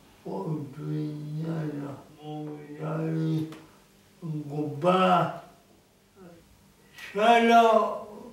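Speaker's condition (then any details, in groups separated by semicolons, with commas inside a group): Cerebral palsy; speech sometimes hard for others to understand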